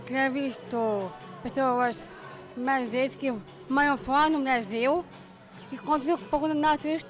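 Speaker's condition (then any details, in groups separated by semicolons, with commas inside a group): Down syndrome; speaks in radio interview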